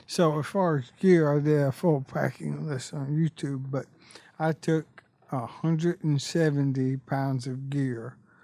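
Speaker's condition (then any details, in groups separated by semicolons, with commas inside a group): ALS; bulbar-upper onset, tongue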